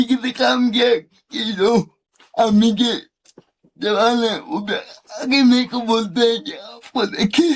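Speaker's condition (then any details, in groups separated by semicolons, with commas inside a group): Cerebral palsy; since childhood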